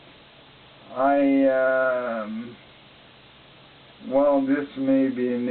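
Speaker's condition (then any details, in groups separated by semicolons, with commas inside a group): ALS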